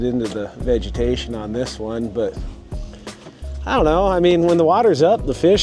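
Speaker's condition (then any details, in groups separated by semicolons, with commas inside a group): No condition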